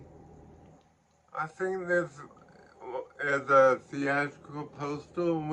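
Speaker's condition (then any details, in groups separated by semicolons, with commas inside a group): Ataxic cerebral palsy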